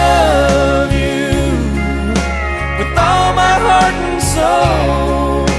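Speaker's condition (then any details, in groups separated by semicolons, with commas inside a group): No condition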